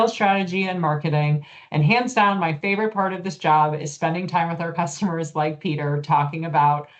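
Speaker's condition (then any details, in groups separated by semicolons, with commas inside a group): No condition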